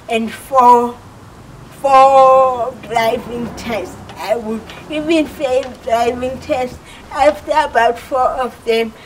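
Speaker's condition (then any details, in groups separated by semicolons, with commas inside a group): Cerebral palsy; speech impediment, understandable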